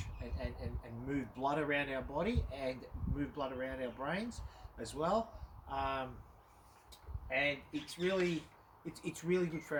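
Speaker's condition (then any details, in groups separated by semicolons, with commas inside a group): No condition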